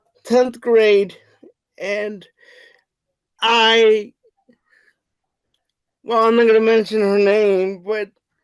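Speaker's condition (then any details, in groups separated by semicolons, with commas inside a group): Cerebral palsy; wheelchair user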